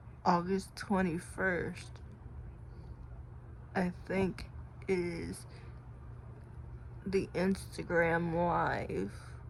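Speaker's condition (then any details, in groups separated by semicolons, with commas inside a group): Cerebral palsy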